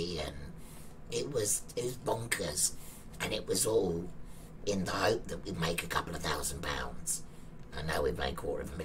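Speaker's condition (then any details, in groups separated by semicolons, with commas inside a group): Laryngectomy; terminal stage 4 cancer, radiotherapy, radioiodine, three surgeries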